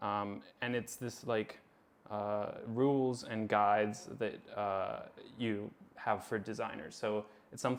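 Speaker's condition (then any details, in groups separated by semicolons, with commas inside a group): No condition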